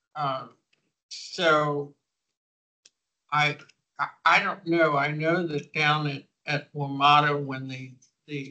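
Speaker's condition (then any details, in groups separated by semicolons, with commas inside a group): Cerebral palsy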